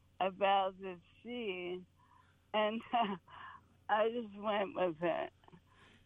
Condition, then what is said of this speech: ALS (motor neuron disease). She has a lot of difficulty speaking, and this is the reason.